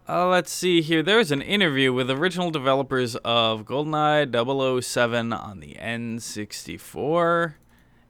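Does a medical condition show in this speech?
No.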